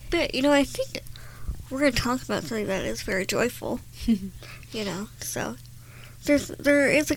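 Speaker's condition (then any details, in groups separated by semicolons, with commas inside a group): Goldenhar syndrome, cleft lip; breathing problems at birth, hospital stay until sleeping and breathing independently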